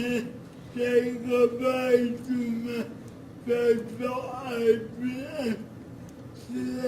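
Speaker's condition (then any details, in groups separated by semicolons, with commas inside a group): Cerebral palsy; severe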